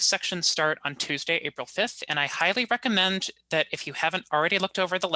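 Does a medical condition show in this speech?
No.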